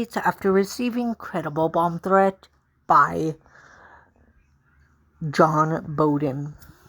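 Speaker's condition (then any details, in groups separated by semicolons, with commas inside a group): Cerebral palsy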